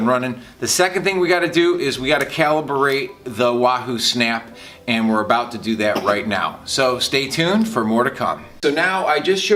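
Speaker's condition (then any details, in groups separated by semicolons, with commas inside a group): No condition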